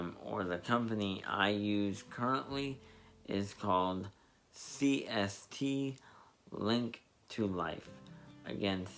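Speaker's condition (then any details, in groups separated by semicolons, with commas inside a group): Spastic diplegia cerebral palsy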